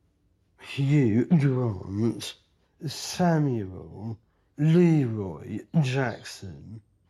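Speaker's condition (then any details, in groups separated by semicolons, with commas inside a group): Down syndrome; age 38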